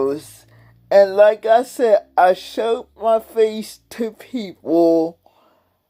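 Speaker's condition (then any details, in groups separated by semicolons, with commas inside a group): Cerebral palsy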